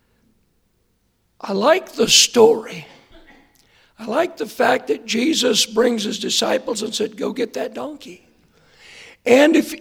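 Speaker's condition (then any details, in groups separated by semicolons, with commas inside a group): Hoarseness after vocal cord surgery; hoarse voice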